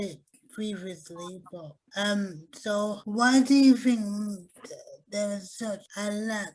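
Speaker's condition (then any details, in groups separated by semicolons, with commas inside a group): Cerebral palsy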